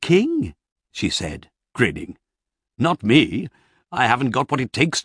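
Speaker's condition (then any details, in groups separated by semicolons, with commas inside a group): No condition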